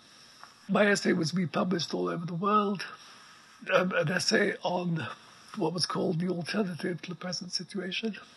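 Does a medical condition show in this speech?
Yes: ALS; progressive neuromuscular illness, effectively quadriplegic.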